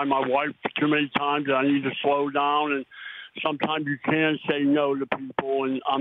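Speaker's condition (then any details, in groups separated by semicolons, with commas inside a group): Oral cancer; may be hard to understand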